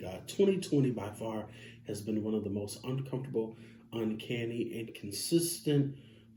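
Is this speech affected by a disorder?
No.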